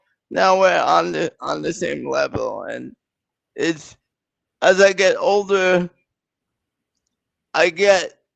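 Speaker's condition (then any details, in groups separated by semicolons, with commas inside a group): Cerebral palsy; present from birth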